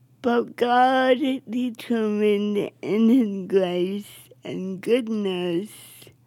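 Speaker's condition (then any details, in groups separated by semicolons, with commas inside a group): Cerebral palsy; cerebral palsy from oxygen deprivation at birth, affects speech, movement, balance, wheelchair, earlier physical therapy, walker; uses a wheelchair; jokingly called a god-given accent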